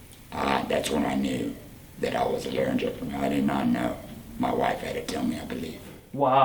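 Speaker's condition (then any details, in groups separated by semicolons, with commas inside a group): Total laryngectomy; total laryngectomy for cancer, voice prosthesis, esophagus stretched, HME; about four years since surgery, radiation finished; speaks with voice prosthesis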